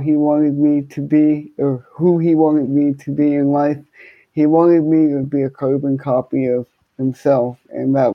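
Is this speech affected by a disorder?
Yes: cerebral palsy, hemiplegia; speech impediment, had to step up speech.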